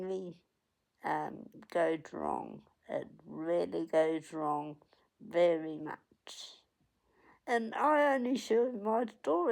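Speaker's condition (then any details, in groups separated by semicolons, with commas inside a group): Cerebral palsy; onset at 8 days old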